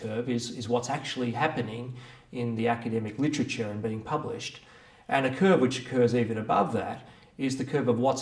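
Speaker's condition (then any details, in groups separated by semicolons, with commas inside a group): No condition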